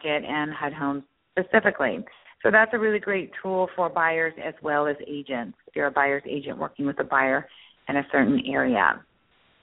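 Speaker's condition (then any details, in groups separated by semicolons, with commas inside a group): No condition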